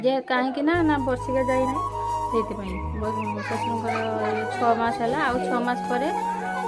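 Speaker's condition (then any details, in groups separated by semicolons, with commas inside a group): No condition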